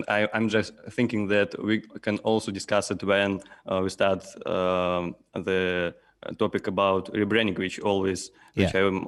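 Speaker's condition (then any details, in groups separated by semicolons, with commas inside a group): No condition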